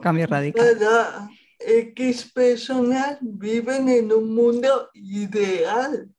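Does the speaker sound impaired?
Yes: cerebral palsy; present at least 40 years.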